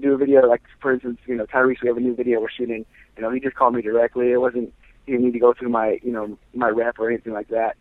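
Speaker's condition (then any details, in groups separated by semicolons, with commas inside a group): No condition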